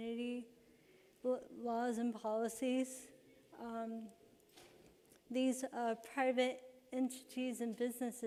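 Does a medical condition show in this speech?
Yes: cerebral palsy.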